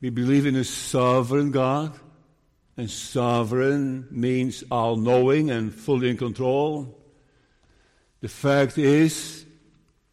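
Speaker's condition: Parkinson's disease; diagnosed 5 years ago, very slow progression per neurologist; sometimes stutters and blurs words, still preaching

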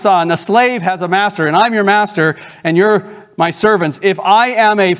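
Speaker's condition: No condition

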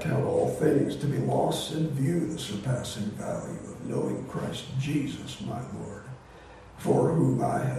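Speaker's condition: Voice disorder; not contagious

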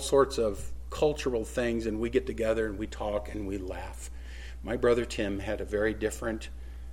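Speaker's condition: No condition

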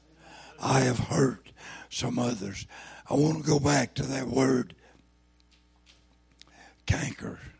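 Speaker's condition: Throat cancer, lost vocal cord

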